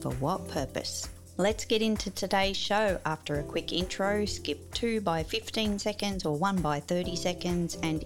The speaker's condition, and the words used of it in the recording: None; typical speech.